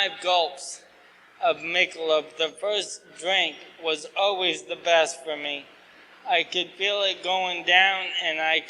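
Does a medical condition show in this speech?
Yes: ALS.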